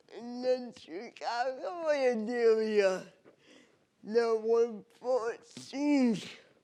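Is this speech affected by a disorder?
Yes: cerebral palsy.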